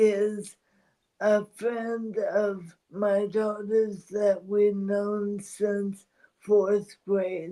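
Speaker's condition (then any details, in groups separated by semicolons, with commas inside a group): ALS; voice strains with talking, needs voice rest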